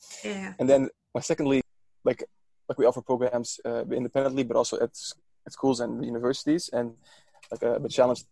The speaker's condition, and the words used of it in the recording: Stuttering. It's my stuttering like rubbing off on you.